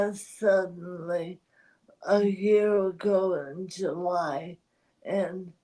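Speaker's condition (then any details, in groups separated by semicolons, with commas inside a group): ALS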